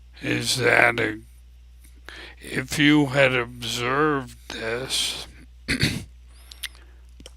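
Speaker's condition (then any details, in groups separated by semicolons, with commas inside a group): ALS; abnormally slow voice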